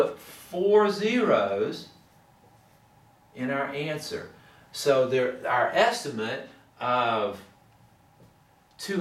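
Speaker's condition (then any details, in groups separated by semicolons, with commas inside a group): No condition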